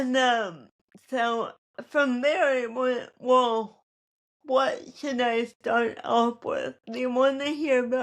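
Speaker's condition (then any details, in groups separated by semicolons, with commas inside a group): Cerebral palsy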